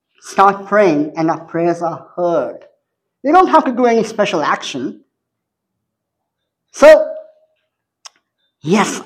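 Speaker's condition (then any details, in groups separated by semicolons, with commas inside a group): Cleft palate; congenital cleft palate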